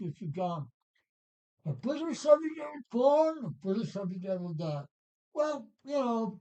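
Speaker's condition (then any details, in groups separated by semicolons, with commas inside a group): Parkinson's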